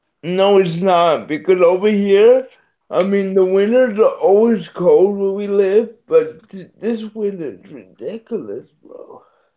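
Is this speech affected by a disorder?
Yes: cerebral palsy.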